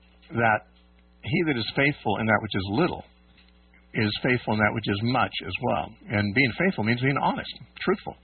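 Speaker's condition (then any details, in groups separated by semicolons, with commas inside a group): No condition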